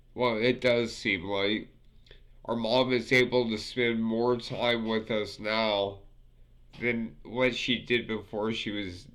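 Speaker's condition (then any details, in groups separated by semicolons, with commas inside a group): Multiple sclerosis; affects fingers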